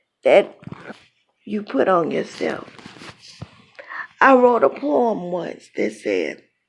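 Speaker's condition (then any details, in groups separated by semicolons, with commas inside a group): Cerebral palsy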